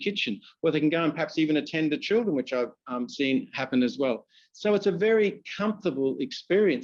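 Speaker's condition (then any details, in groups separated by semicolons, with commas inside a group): No condition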